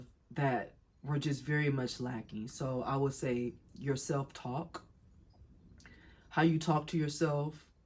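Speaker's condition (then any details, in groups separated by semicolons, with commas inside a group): No condition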